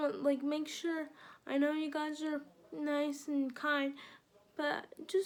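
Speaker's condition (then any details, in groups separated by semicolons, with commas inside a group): Quadriplegic cerebral palsy, spastic quadriplegic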